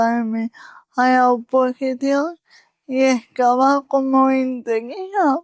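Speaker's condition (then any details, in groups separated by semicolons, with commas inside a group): Cerebral palsy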